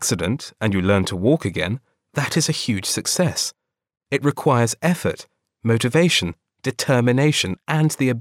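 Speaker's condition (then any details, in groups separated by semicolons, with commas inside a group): No condition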